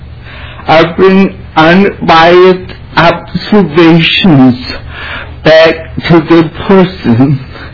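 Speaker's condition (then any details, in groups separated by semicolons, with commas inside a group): Cerebral palsy; visible physical disability, lives independently, drives own car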